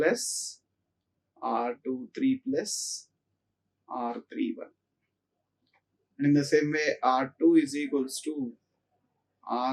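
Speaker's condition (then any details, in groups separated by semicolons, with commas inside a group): No condition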